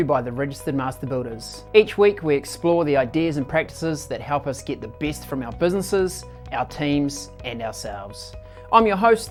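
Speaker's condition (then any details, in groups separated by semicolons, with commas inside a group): No condition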